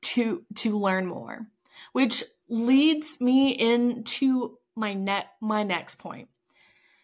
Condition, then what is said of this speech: Stuttering. It may take me a little bit longer to get the words out, but I have a voice.